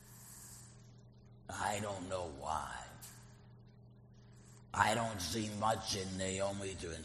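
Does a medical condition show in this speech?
Yes: laryngectomy; voice prosthesis.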